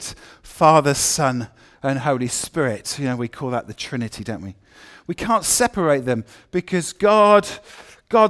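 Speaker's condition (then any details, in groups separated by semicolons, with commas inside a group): No condition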